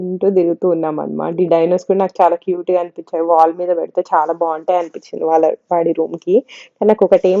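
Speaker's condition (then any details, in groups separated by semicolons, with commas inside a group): No condition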